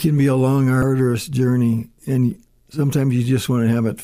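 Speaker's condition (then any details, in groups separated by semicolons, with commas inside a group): Parkinson's disease; stutters and stammers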